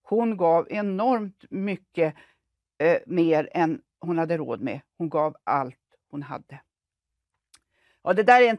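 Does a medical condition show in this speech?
No.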